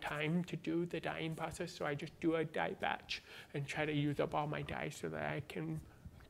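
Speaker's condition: Born deaf, cochlear implant, congenital

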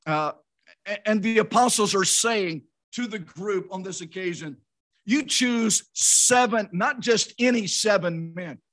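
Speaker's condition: No condition

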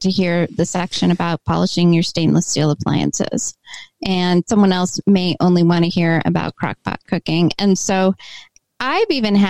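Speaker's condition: No condition

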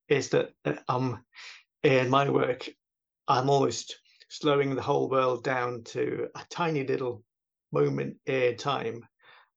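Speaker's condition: Stammering; talks with a stammer; prolonged sounds, blocks

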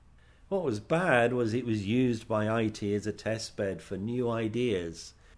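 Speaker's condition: No condition

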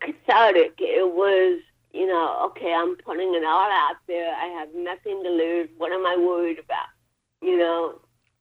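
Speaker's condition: Cerebral palsy; diagnosed at 18 months at UCLA pediatrics, hearing impaired, involuntary movements, spinal cord surgery C1 to C7

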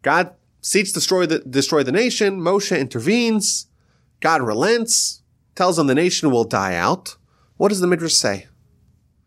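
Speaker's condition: No condition

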